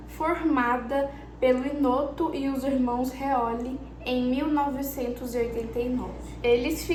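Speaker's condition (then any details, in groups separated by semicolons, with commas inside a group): No condition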